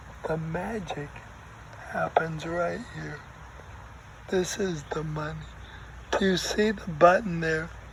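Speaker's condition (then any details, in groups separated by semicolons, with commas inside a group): ALS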